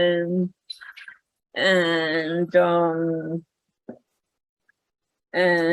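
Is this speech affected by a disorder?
Yes: cerebral palsy; speaks better than types.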